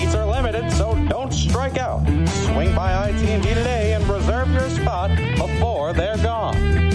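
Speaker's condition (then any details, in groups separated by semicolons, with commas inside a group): No condition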